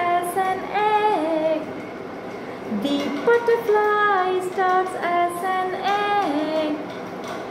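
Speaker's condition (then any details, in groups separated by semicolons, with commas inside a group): No condition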